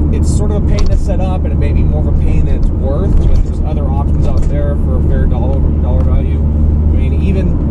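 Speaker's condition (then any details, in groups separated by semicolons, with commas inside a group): No condition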